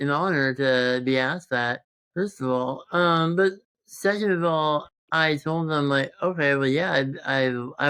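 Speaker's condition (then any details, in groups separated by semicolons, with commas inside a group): Congenital muscular dystrophy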